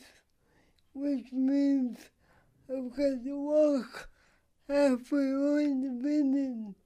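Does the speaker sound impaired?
Yes: cerebral palsy; dressing.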